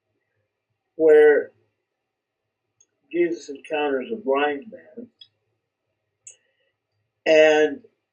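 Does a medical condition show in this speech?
Yes: cerebral palsy; speech not affected.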